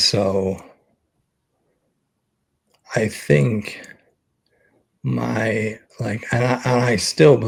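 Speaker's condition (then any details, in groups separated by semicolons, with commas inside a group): ALS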